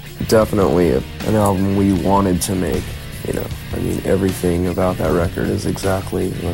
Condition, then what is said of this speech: No condition.